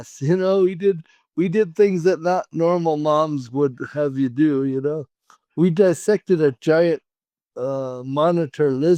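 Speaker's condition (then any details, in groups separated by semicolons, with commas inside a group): Cerebral palsy; spastic hemiplegic form, limited one arm use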